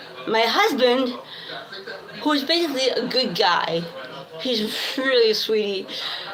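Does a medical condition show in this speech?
Yes: cerebral palsy.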